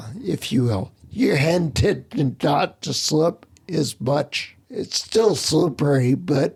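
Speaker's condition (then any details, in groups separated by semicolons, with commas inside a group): Spinocerebellar ataxia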